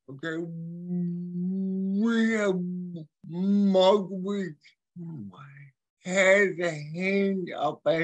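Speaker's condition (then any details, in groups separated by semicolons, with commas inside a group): Cerebral palsy; hearing impaired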